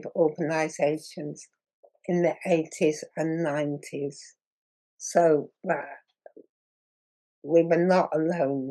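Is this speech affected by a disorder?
Yes: muscular dystrophy.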